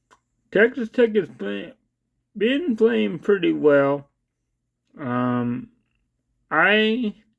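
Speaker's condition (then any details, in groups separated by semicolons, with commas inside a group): Cerebral palsy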